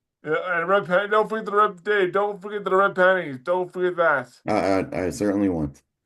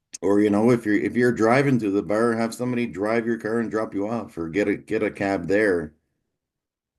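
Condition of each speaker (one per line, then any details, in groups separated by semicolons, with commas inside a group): Dysarthria; crash brain damage, atlanto-occipital neck injury, severe mobility limits; weaker speech muscles
No condition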